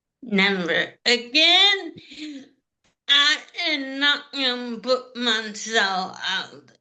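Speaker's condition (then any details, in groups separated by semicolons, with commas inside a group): Cerebral palsy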